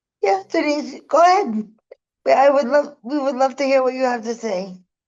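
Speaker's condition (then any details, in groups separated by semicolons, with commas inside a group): Cerebral palsy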